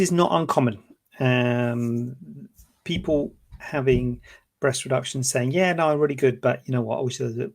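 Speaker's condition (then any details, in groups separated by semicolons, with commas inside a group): No condition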